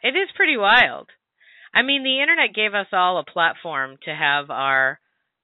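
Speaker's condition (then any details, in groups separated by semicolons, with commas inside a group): No condition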